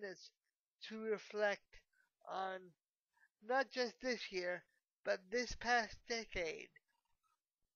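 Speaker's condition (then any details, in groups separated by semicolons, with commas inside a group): Cerebral palsy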